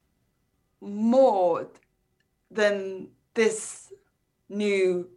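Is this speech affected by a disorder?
Yes: speech impairment, word-finding; congenital AVM, sudden slurred speech then collapse, emergency surgery, half skull removed, cranioplasty with plastic skull; about a year since onset, relearning to talk, strong speech recovery, non-linear progress; word-finding difficulty, speech feels fine internally, initially no speech, comprehension intact, long unable to form sentences.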